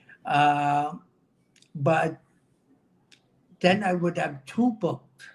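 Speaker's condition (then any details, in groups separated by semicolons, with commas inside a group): Cerebral palsy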